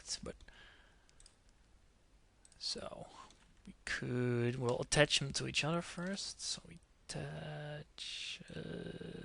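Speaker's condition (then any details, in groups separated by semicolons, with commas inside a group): No condition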